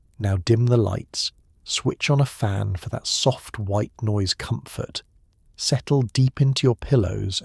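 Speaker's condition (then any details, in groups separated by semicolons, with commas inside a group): No condition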